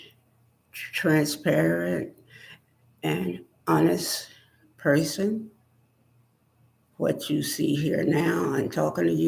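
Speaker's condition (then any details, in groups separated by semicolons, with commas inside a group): Spinal neurosarcoidosis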